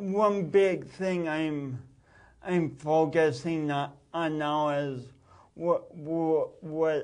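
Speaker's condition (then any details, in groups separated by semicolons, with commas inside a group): Speech impediment from birth oxygen loss; oxygen loss at birth from kinked umbilical cord, born a few weeks early, limited fine motor coordination; pronounced speech impediment since birth, distinguished one-of-a-kind unique accent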